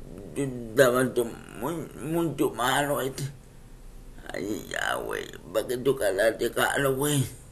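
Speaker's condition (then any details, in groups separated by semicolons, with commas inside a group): Cerebral palsy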